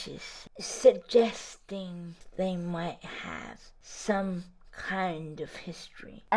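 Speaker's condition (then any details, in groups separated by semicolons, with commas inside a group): Cerebral palsy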